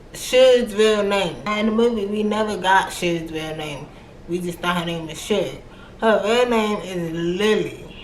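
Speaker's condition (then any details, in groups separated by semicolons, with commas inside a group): Cerebral palsy; from birth, left leg affected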